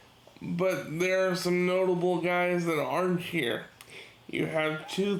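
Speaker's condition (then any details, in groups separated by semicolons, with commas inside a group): Cerebral palsy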